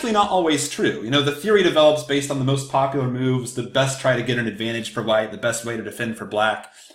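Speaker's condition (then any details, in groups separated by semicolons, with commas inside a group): No condition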